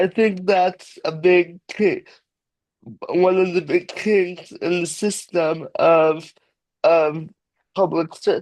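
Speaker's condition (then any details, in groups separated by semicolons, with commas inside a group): Cerebral palsy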